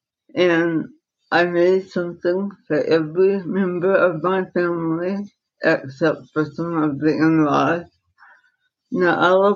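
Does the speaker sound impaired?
Yes: dystonia; encephalitis at 4, secondary dystonia, almost no hand, arm use, left-side brain surgery at 17; progressive, losing muscle control, severe hearing loss, hearing aids, lip reading, types with mouth; slight speech impediment.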